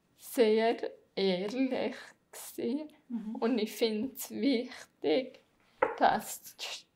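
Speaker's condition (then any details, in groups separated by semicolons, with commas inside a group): Multiple sclerosis; autoimmune disease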